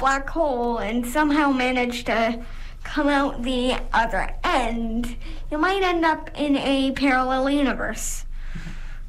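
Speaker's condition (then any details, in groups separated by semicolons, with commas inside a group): Cerebral palsy; botox then sdr by dr. parks for spasms, physio intensive with beck at 4, poor fine motor; short-sighted, wears glasses, objects beyond a few meters blurry without them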